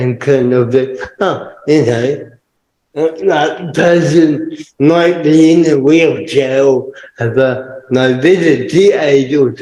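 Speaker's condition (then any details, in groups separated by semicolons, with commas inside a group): Cerebral palsy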